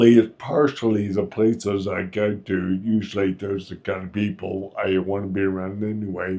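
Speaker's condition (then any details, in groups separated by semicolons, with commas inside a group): Friedreich's ataxia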